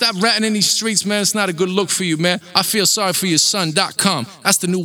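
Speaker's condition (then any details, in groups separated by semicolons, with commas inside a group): No condition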